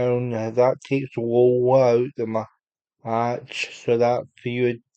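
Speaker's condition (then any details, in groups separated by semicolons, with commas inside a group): Cerebral palsy; unable to walk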